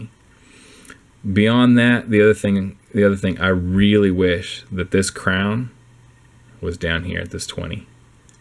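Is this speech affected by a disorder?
No.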